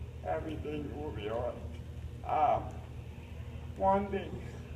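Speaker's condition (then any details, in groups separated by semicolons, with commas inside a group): Cerebral palsy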